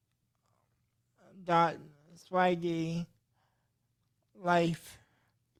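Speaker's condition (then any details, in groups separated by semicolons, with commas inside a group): Cerebral palsy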